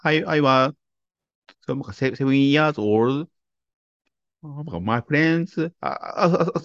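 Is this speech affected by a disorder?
Yes: stuttering; childhood onset, counselor visits at ages 6 and 8, father also stutters, self-help group from age 20; adult, still stutters; still stutters a lot, not fluent speaking in public; here repeated sounds.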